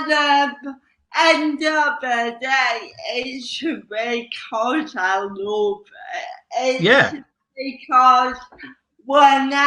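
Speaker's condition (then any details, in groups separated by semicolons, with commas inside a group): Cerebral palsy; slow speech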